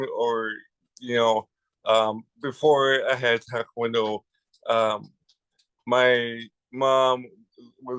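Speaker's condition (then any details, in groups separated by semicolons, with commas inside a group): Cerebral palsy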